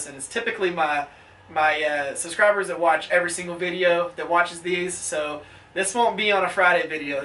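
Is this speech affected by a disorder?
No.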